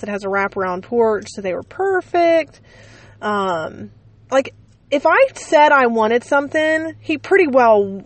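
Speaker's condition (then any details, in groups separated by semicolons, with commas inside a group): No condition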